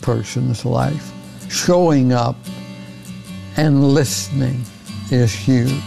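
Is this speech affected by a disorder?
Yes: ALS; diagnosed over 10 years ago, beyond 11 years now.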